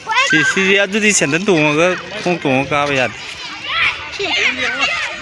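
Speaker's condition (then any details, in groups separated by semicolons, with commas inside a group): No condition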